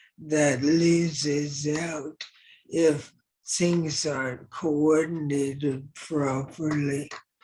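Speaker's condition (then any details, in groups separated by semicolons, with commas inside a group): ALS; operation six months ago, then intensive care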